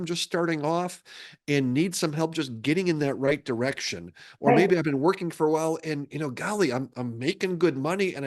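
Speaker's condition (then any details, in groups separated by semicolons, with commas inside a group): No condition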